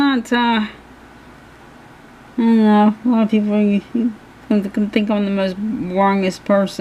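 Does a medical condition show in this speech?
Yes: cerebral palsy; hands affected, shaking.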